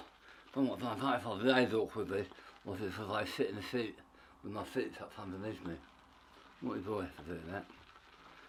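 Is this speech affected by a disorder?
Yes: tongue cancer; half tongue removed.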